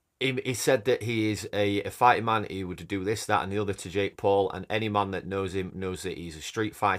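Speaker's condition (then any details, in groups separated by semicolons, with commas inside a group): No condition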